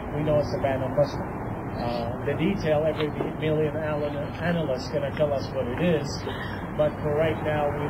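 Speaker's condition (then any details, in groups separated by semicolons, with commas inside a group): No condition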